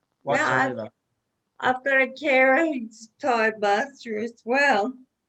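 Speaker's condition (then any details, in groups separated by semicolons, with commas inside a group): Ataxia; can breathe, can equalize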